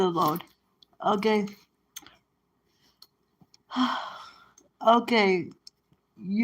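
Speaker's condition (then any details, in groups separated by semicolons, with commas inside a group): Cerebral palsy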